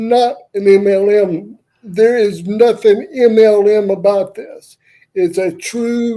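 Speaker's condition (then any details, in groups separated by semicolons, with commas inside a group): Cerebral palsy; uses wheelchair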